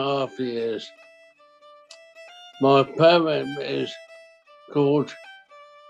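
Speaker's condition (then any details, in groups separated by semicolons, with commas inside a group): Primary lateral sclerosis; primary lateral sclerosis, rare motor neuron disease; 5.5 years since onset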